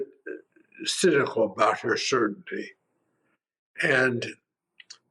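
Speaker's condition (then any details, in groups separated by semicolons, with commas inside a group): Primary lateral sclerosis; tongue, voice, left side involvement, left arm spasticity; progressive, worsening weekly, wheelchair much of time, new medications; voice fatigue worsening, voice exercises, starting liquid swallowing difficulty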